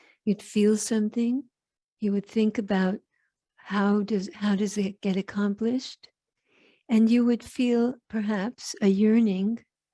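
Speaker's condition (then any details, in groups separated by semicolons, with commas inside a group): No condition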